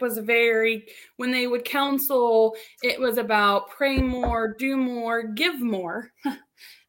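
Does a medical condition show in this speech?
No.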